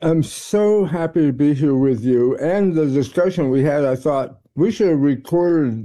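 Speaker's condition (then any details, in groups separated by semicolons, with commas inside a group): Tongue cancer; first noticed with ear pain, seen by ear nose throat doctor, scan malignant, later benign; slur audible on air; slurred speech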